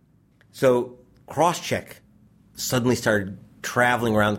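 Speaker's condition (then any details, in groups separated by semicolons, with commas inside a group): No condition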